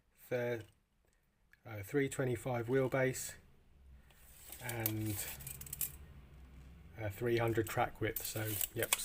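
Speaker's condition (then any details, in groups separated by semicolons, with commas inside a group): No condition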